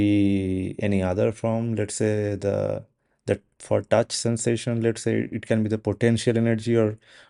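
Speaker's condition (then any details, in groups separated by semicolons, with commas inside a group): No condition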